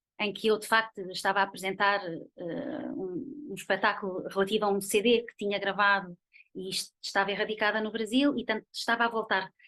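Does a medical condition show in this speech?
No.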